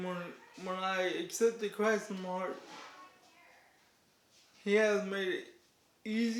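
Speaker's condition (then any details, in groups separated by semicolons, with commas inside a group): Cerebral palsy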